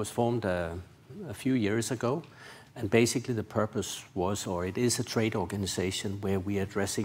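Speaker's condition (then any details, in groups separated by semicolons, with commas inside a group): No condition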